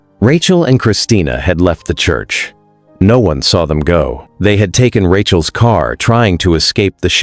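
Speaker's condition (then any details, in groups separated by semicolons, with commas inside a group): No condition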